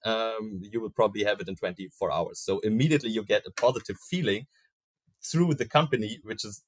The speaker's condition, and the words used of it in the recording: No condition.